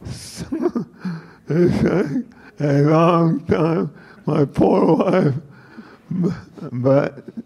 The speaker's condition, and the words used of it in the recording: Parkinson's disease. The impacts, well, first my voice. Obviously, I don't speak that well.